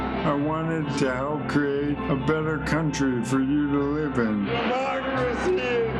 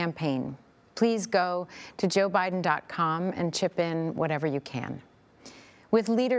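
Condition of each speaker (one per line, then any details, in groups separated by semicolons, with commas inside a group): ALS; paralyzed; speaks through computer voice
No condition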